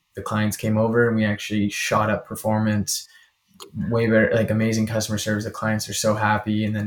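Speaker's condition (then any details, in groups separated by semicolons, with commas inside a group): No condition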